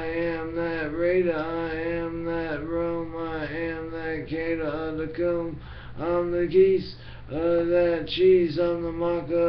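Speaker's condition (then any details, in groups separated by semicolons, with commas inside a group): Brain injury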